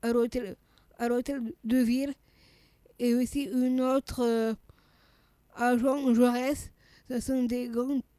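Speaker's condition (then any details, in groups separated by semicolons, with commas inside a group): Down syndrome (trisomy 21); age 39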